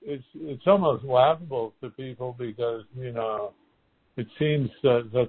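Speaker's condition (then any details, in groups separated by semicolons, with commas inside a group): Parkinson's; stem cell infusions in houston, infusions finished, assessment due in september; in clinical trial of stem cell therapy derived from donated bone marrow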